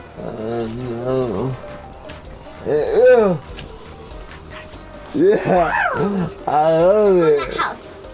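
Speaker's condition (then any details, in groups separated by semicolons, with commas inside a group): Cerebral palsy; atypical speech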